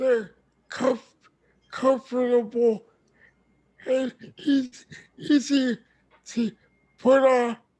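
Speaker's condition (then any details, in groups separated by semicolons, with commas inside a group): Cerebral palsy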